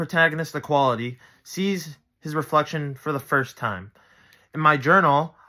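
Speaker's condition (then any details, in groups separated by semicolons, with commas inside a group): No condition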